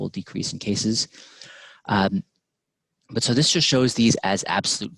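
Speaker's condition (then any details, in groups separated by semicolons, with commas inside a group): No condition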